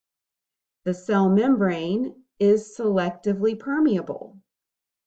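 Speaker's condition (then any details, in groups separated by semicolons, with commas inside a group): No condition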